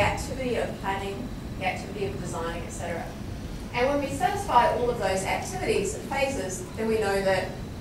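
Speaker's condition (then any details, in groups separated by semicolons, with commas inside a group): No condition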